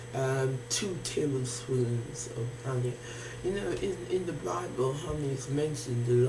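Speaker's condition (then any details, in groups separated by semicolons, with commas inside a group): Facial palsy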